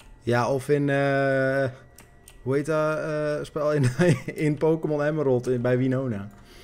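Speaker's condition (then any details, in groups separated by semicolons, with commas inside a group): No condition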